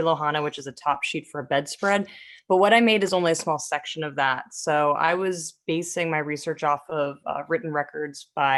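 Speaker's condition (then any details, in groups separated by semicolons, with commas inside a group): No condition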